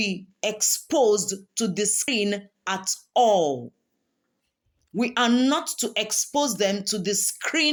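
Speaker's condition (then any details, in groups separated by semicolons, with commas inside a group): No condition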